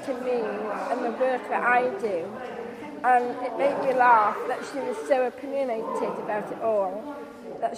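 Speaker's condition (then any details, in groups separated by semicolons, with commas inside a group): Down syndrome; learning disability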